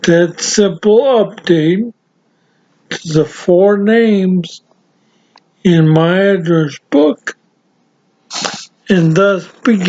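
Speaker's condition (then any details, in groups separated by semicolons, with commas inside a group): Severe traumatic brain injury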